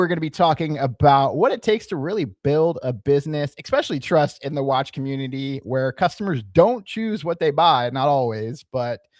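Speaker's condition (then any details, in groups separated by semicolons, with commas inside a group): No condition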